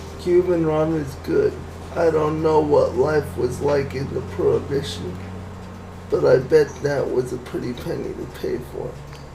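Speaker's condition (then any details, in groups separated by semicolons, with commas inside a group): Cerebral palsy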